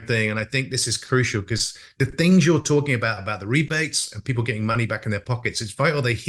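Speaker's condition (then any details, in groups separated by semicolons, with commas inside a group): No condition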